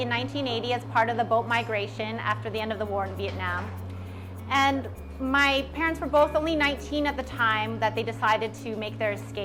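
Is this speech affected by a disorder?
No.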